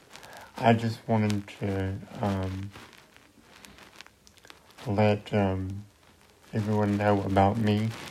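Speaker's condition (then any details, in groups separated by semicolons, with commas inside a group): Cerebral palsy; cerebral palsy since birth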